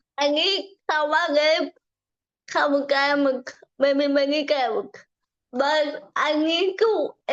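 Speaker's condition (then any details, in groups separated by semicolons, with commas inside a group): Cerebral palsy; from birth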